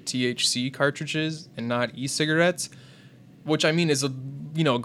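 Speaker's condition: No condition

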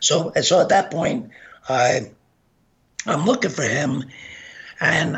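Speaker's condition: Gunshot injury to voice box; bullet still lodged behind carotid artery, from Oak Creek Sikh temple shooting

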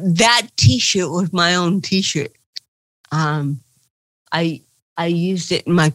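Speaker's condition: Cerebral palsy; past painkiller addiction

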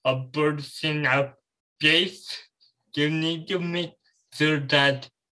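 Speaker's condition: Cerebral palsy

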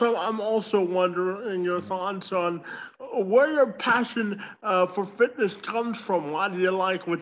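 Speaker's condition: Cerebral palsy; spastic quadriplegic

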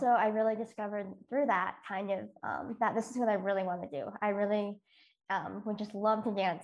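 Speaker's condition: Cleft lip and palate

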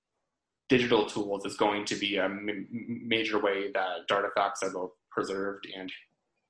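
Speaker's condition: Stutter; years of speech therapy; therapy goal struggle-free rather than stutter-free speech, less physical tension; sound and syllable repetitions, blocks with physical tension, frequent fillers like uh; repeated sounds, prolonged sounds

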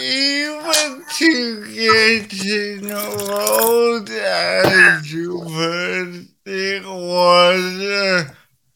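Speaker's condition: Cerebral palsy; linked to preeclampsia at birth

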